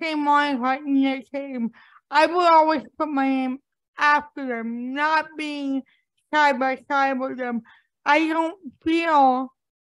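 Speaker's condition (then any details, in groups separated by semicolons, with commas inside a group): Cerebral palsy; impaired speech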